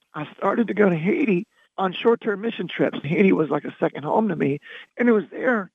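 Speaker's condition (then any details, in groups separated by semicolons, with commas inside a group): Loss of singing voice; lost singing voice around 2006-2007 after about 16-17 years as band vocalist, can still speak; speaking voice retained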